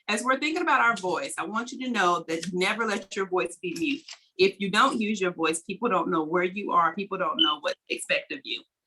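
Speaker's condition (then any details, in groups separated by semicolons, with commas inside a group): No condition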